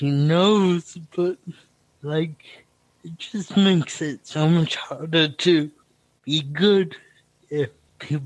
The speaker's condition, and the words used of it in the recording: Cerebral palsy. I think I'm kind of picking up your stammer.